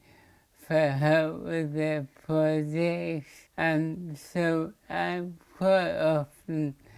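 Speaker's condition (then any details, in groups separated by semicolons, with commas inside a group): Motor neurone disease; diagnosed last year; slurred speech first sign, speech significantly worse recently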